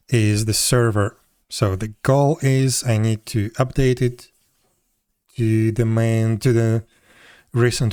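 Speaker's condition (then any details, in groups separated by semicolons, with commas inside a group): No condition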